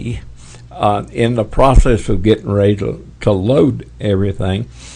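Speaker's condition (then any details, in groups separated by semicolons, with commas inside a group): Parkinson's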